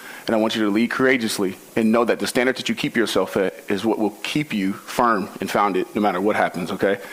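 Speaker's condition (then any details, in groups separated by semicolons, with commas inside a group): No condition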